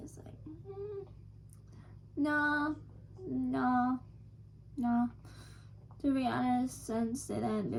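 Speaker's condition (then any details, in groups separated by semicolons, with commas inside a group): Cerebral palsy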